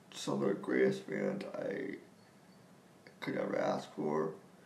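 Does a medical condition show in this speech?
Yes: spastic quadriplegic cerebral palsy; spastic quadriplegic, all four limbs.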